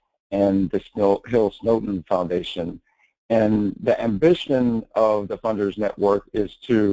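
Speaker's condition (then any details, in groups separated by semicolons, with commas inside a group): No condition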